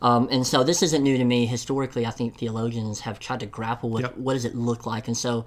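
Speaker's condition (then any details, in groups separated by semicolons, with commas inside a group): Cleft lip and palate; congenital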